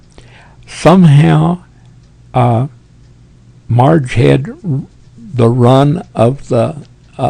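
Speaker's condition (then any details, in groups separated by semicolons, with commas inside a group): Parkinson's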